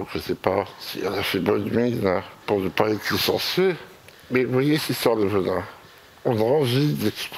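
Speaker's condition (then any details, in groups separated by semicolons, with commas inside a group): Myopathy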